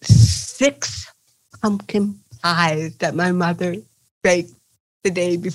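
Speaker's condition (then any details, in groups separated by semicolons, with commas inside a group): Cerebral palsy; since birth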